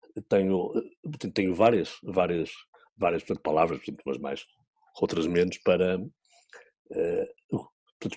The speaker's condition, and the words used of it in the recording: Stuttering. Há alturas em que eu gaguejo mais numas palavras ou num conjunto de sílabas, portanto, do que outras